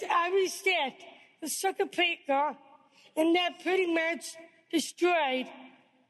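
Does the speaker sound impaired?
Yes: Down syndrome; diagnosed at birth.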